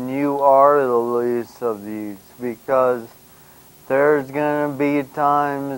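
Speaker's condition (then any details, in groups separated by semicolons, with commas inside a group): Brain injury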